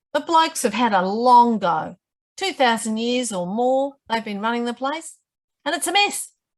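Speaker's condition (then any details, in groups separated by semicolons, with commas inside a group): No condition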